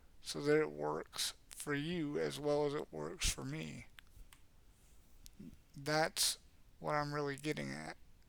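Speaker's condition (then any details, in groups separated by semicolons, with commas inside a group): Cerebral palsy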